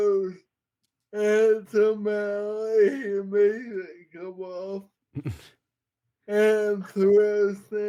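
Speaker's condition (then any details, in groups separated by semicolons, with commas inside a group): Friedreich's ataxia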